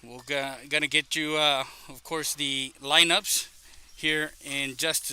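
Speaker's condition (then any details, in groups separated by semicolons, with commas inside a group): No condition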